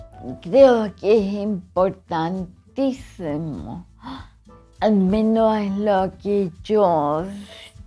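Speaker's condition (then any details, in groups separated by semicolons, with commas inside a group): Cerebellar ataxia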